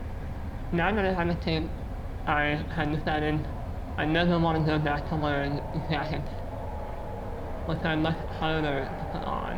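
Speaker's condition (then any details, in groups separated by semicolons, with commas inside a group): Muscular dystrophy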